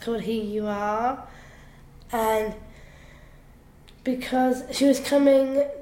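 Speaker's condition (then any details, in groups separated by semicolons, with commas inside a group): Down syndrome; slow learning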